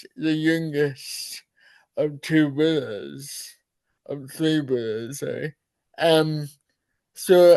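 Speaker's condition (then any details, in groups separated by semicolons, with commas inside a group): Cerebral palsy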